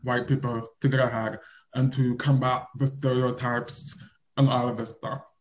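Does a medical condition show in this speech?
Yes: deaf or hard of hearing; looks around to make sure of hearing everything.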